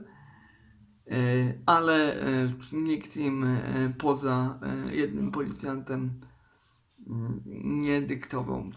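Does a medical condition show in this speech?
Yes: cerebral palsy; uses wheelchair.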